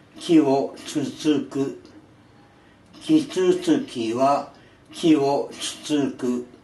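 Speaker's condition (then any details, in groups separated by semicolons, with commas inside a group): Head and neck cancer; wears speech aid; wearing speech aid; high nasality without speech aid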